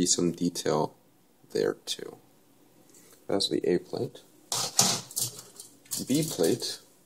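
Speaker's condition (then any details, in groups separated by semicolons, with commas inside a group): No condition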